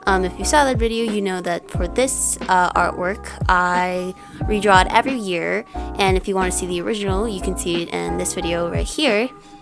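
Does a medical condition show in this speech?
No.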